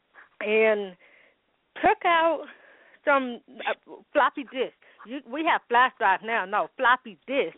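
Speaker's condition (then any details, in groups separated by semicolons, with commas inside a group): Hearing loss with speech impediment; congenital hearing loss, umbilical cord wrapped around neck at birth, hearing aids since 15 months; wears hearing aids, learned sign language at four; speech impediment caused by hearing loss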